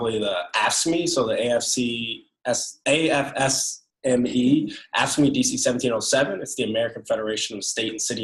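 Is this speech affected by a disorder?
No.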